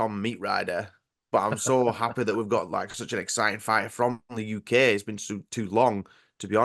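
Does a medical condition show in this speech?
No.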